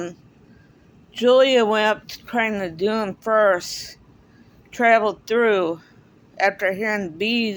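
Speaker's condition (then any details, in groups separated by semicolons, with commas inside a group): Cerebral palsy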